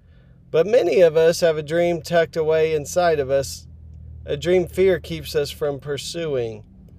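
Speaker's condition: No condition

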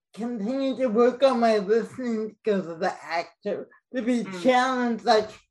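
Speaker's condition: Cerebral palsy, mild; speech mildly affected

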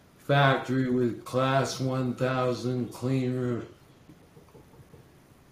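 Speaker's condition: ALS; ongoing

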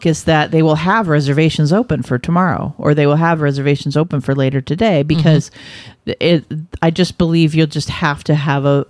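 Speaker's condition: No condition

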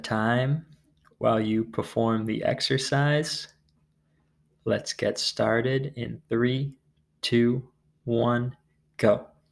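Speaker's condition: No condition

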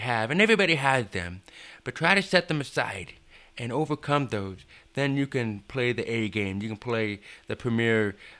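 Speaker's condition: Deafness, hard of hearing

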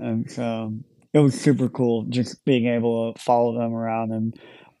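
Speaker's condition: Cleft lip and palate; large hole in mouth at birth

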